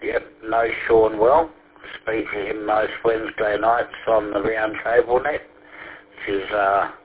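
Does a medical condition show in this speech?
Yes: Parkinson's disease; on daily Parkinson's medication, recorded about 10 minutes before first dose of day.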